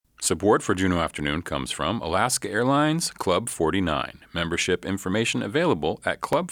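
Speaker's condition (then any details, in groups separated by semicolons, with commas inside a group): No condition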